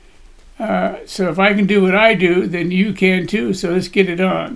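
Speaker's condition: Parkinson's disease; shaking stops when holding heavy weights

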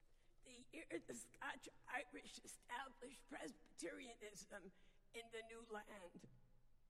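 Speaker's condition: Vocal dysphonia; noticeably sultry voice

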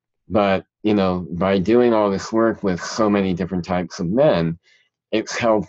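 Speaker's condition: Cleft palate; present since childhood

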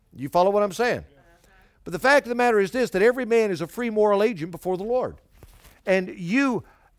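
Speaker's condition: No condition

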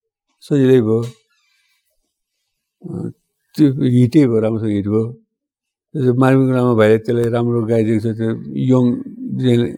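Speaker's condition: Parkinson's disease; slurred

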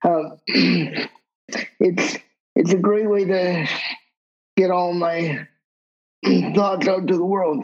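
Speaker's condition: Cerebral palsy; wheelchair user

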